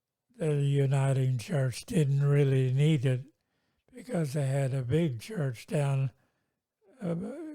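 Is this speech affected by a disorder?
Yes: multiple sclerosis.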